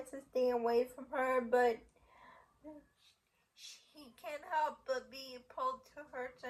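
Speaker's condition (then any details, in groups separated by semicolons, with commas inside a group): Cerebral palsy; uses wheelchair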